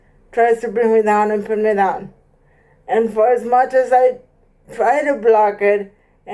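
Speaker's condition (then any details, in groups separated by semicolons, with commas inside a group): Cerebral palsy; present from birth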